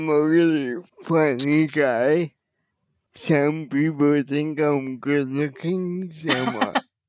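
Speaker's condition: Cerebral palsy; wheelchair user

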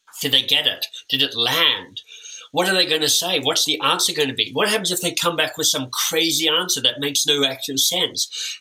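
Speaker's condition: Cleft lip and palate; orthodontic treatment

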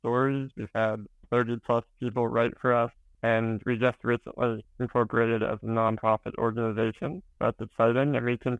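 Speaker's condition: Spinal muscular atrophy

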